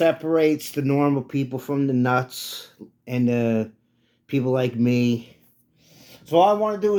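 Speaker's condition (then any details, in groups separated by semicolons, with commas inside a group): No condition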